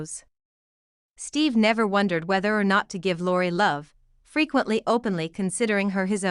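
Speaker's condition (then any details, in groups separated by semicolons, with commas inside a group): No condition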